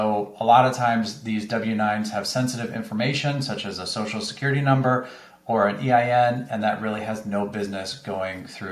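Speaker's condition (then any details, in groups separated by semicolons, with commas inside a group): No condition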